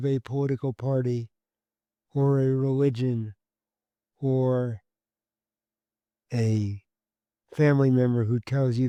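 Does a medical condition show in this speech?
Yes: cerebral palsy.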